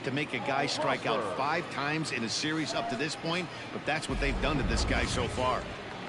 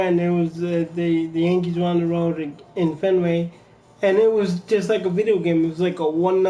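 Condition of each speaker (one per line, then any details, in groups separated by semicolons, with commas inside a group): No condition
Cerebral palsy; from birth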